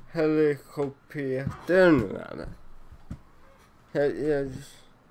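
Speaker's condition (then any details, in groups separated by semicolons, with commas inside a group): Cerebral palsy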